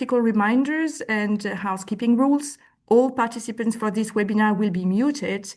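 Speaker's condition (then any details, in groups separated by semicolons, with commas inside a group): No condition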